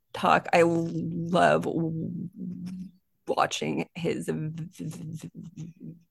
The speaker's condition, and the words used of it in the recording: Stuttering. And like when I was younger, my speech was even more severe.